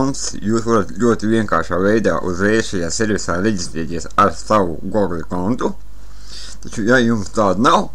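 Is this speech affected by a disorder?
Yes: cerebral palsy; speech not very clear.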